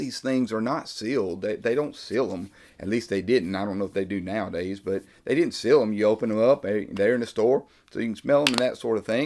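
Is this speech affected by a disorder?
No.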